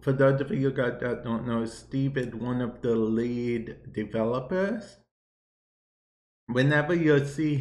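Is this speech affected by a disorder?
Yes: cerebral palsy; affects balance and hand-eye coordination; affects speech a bit, viewer asked why talking like that.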